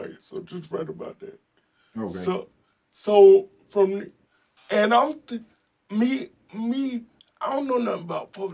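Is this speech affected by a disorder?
Yes: spastic quadriplegic cerebral palsy.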